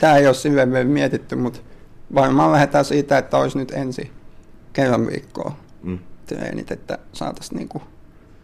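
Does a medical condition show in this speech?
Yes: Duchenne muscular dystrophy; has personal assistant Sini Pesonen.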